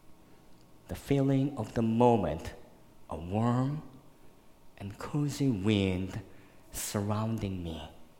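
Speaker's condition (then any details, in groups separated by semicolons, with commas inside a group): Cleft lip and palate; congenital, very severe, born in Korea, 12 surgeries to date, one in junior high; one more surgery planned in a couple of years; could not suck breast milk as newborn, fed formula and cow milk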